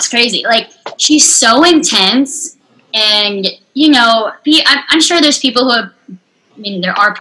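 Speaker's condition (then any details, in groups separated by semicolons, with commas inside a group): Unilateral cleft lip and palate, severe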